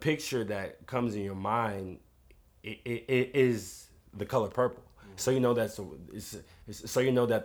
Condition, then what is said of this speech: Stuttering. And when we got done with it, plus I heard how much I stuttered on it, which, you feel me, like I will stutter like on this podcast, probably.